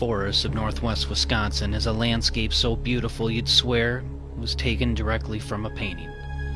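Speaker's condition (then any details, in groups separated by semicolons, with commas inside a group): No condition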